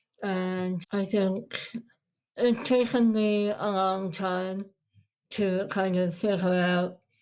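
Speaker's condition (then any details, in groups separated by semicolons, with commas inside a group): Moebius syndrome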